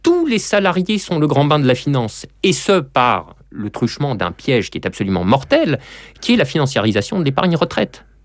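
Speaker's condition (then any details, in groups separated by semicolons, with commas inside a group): No condition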